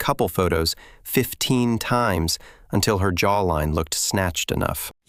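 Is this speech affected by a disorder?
No.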